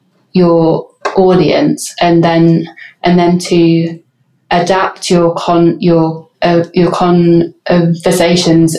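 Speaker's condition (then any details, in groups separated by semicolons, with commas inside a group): Stammer; stammering left unedited in podcast, British Stammering Association no diversity without disfluency campaign; repeated sounds, prolonged sounds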